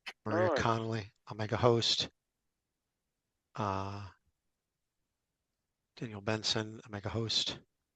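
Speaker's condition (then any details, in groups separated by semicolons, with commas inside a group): No condition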